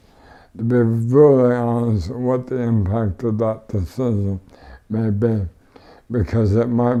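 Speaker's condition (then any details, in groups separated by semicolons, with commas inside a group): ALS; first symptom about a year before diagnosis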